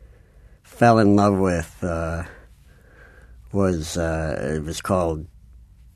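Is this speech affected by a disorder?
Yes: cleft palate.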